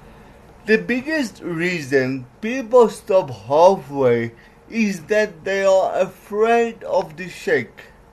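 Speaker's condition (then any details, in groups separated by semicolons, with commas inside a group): Cerebral palsy; some words unclear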